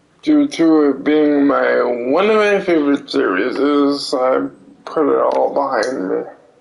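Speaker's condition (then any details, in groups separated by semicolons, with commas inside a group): Cerebral palsy; limbs affected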